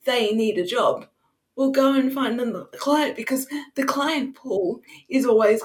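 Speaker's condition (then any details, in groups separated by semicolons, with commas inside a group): Cerebral palsy; wheelchair user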